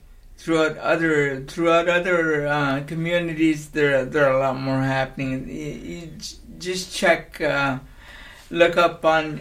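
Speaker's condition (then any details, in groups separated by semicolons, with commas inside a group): Cerebral palsy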